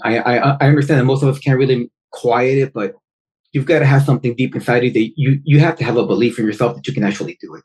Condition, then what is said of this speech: Stuttering. I mean, I've had a speech impediment the majority of my life, so I tend to stutter and I have a